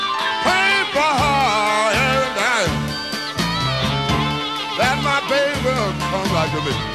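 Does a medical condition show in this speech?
No.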